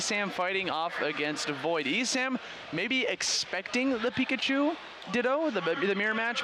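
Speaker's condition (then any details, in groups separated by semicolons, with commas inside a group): No condition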